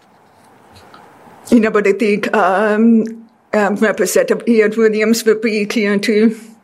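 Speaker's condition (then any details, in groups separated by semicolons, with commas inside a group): Deafness; deaf since childhood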